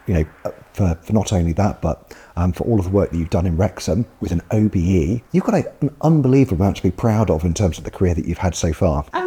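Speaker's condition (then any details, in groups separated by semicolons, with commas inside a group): No condition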